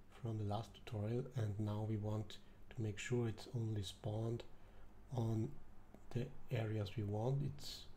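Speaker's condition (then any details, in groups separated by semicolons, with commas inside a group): No condition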